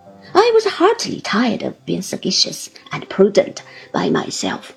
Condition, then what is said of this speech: None; typical speech.